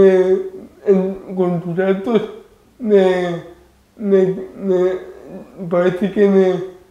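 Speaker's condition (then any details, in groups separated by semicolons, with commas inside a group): Cerebral palsy; spasticity, involuntary movements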